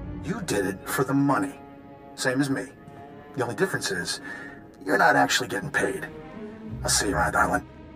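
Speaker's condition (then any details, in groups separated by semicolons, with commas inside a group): No condition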